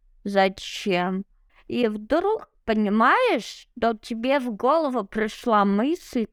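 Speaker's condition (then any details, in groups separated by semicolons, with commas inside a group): Cerebral palsy; no wheelchair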